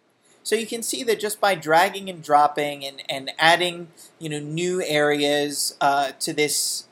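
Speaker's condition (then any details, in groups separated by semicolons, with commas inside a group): No condition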